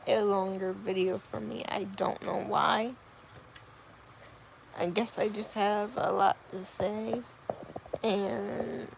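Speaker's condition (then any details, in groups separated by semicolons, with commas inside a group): Cerebral palsy; able to speak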